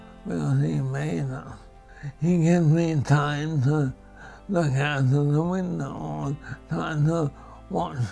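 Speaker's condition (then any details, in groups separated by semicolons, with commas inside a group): Primary lateral sclerosis (MND), PLS; voice affected early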